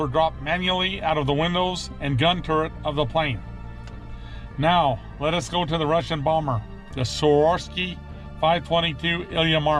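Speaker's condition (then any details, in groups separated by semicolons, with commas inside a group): No condition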